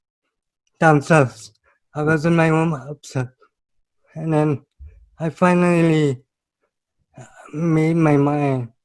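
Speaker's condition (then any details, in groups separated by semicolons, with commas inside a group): Cerebral palsy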